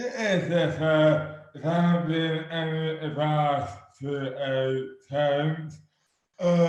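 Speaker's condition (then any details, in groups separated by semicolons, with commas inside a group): Dystonia; affects hands and speech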